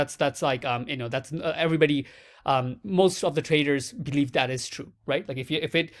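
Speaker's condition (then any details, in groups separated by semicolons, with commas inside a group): No condition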